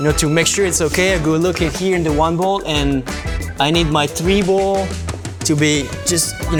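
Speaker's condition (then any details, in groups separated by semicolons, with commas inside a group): No condition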